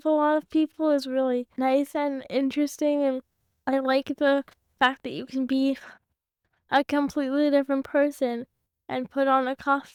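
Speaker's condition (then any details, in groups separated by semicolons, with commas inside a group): Cerebral palsy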